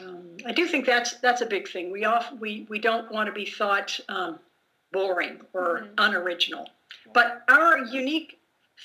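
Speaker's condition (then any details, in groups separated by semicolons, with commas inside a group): No condition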